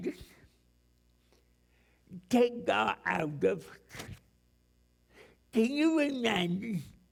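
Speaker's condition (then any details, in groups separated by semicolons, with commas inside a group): Cerebral palsy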